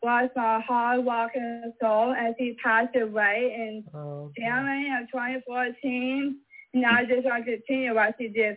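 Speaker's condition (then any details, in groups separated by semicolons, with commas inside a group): Mosaic Down syndrome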